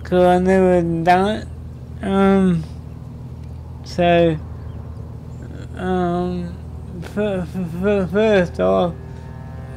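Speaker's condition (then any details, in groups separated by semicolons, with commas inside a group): Cerebral palsy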